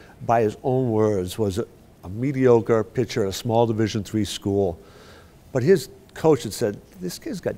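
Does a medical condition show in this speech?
No.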